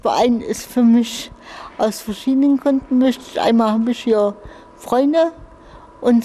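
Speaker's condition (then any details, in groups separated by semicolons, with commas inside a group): Infantile cerebral palsy, spastic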